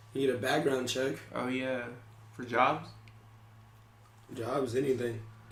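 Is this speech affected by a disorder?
No.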